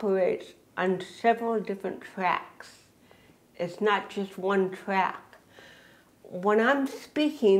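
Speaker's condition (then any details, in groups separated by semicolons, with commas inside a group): Cerebral palsy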